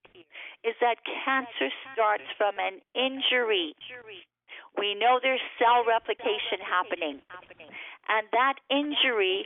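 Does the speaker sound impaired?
No.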